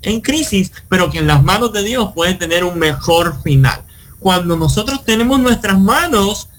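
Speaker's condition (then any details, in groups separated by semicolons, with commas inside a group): Cleft lip and palate; congenital complete cleft palate with cleft lip, no palatal bone, nasal passages joined, seven surgeries; born with no possibility of speaking, now speaks a lot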